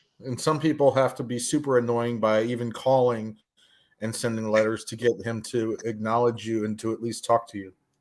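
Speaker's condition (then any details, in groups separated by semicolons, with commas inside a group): No condition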